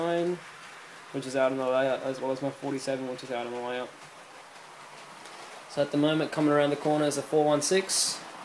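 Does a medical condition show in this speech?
No.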